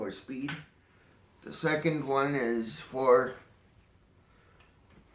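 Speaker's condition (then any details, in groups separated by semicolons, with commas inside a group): Cerebral palsy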